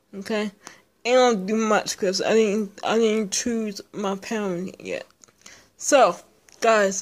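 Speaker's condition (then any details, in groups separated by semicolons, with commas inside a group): Speech impairment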